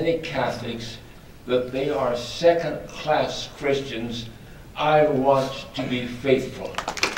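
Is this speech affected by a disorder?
Yes: ALS; extremely weak.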